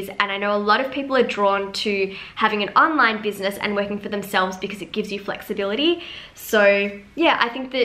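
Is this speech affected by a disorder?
No.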